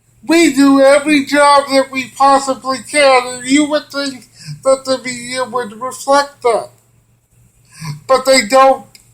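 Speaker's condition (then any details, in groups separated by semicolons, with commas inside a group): Cerebral palsy; from birth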